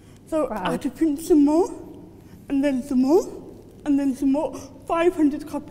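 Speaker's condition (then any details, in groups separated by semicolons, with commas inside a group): Cerebral palsy; from birth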